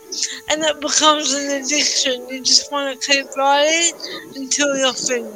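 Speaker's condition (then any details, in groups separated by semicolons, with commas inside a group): Cerebral palsy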